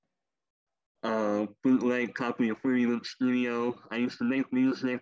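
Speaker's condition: Cleft lip and palate; congenital, rare genetic birth disorder, couple dozen operations in first months, elective leg amputations, former wheelchair user; speech impediment from cleft lip and palate

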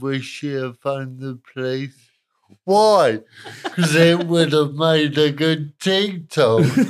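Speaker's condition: Cerebral palsy, moderate; spastic, self-described middle range, delivery complications at birth, diagnosed in childhood; shaking, muscles tense and relax, whole-body spasms in bed, walks a bit funny; talks a bit funny

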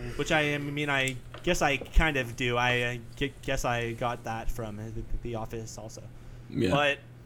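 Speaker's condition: Stutter; varies day to day with bad talking days, called not a disability but annoying; frequent word and phrase repetitions, part-word repetitions, repeated uh fillers, listeners mistake speech for drunkenness; repeated sounds, repeated words

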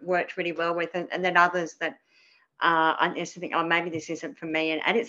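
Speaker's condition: Cleft palate; lots of childhood speech therapy

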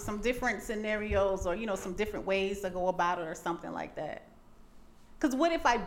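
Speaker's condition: No condition

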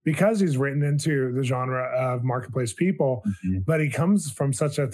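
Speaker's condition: No condition

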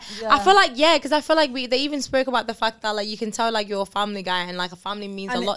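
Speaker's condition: No condition

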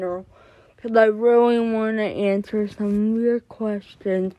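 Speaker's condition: Cerebral palsy; more jerking in class

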